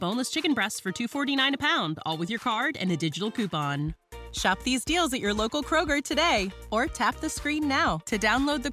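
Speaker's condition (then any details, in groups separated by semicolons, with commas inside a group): No condition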